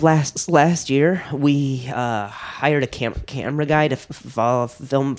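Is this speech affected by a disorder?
Yes: stutter; frequent word, phrase and part-word repetitions during conversation; repeats words, phrases and initial sounds; here repeated sounds, repeated words.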